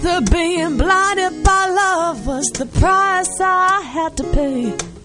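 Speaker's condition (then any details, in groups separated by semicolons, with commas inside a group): No condition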